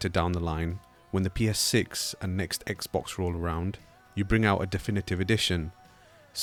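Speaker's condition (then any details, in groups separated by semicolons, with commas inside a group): No condition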